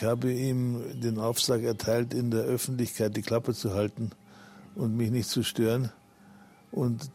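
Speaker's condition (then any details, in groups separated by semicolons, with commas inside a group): Parkinson's disease; almost no tremor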